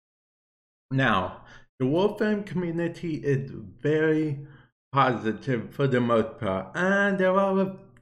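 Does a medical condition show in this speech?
Yes: cerebral palsy; affects speech a bit.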